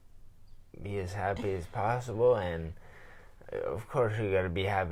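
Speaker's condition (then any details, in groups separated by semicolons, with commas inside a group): Traumatic brain injury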